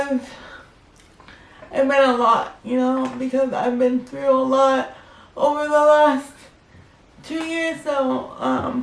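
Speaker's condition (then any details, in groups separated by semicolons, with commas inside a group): Cerebral palsy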